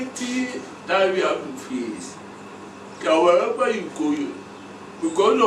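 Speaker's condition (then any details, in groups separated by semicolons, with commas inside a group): Cerebral palsy; speech brain area underdeveloped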